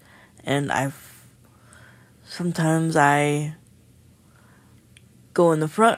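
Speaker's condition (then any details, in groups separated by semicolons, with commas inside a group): Cerebral palsy; uses motorized wheelchair, needs lift to get out of bed, round-the-clock caregivers, daily medication; in motorized wheelchair in studio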